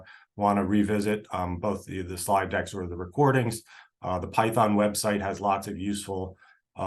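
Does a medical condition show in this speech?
No.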